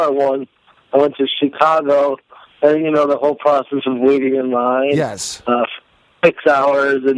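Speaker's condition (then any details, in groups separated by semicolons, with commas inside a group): Cerebral palsy; may sound drunk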